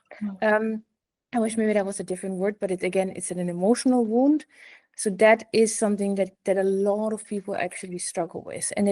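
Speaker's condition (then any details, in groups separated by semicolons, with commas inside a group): No condition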